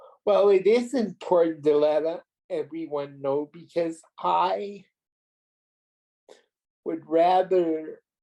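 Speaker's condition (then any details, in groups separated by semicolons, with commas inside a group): Cerebral palsy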